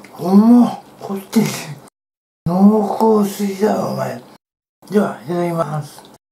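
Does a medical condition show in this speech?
Yes: tongue cancer surgery; tongue cancer twice, two major operations, half tongue removed; eating normally again; speech may be hard to understand.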